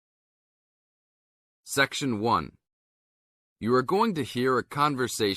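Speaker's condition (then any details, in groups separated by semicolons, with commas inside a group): No condition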